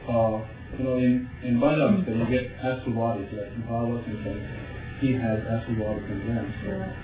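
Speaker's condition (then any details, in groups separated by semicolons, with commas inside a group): No condition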